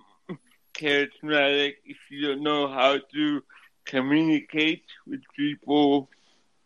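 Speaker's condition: Cerebral palsy; affects speech

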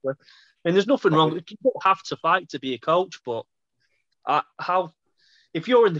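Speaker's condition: No condition

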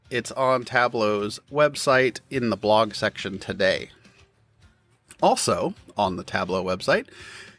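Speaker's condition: No condition

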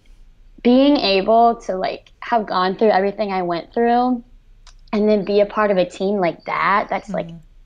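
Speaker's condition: Cleft lip and palate, severe

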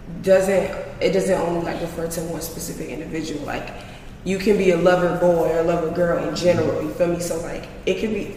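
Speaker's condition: No condition

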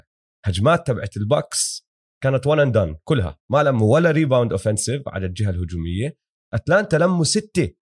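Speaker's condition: No condition

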